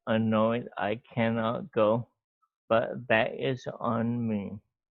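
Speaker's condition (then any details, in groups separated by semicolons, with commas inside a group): MND; ALS; slower speech, speech impediment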